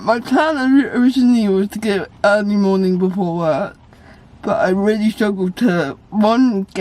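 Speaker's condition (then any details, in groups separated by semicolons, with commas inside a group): Cerebral palsy; cerebral palsy, brain trauma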